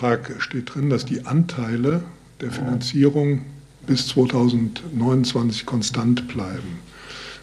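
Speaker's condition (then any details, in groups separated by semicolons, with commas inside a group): No condition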